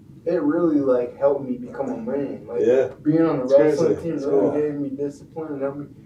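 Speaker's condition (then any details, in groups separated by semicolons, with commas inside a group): Cerebral palsy; from birth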